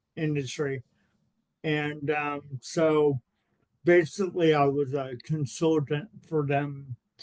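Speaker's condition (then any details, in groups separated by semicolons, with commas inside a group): Cerebral palsy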